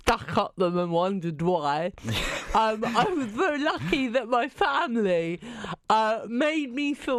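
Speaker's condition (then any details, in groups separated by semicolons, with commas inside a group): Cerebral palsy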